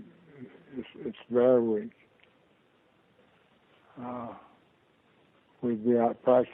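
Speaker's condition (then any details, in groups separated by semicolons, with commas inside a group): Parkinson's disease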